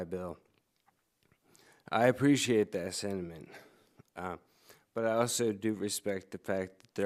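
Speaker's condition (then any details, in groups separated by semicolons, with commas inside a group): ALS; terminal; diaphragm weakening, voice may be hard to hear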